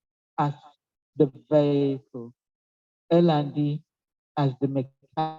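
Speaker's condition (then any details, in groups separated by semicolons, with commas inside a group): No condition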